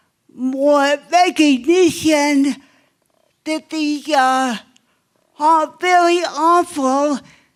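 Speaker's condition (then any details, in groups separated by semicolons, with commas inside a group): Cerebral palsy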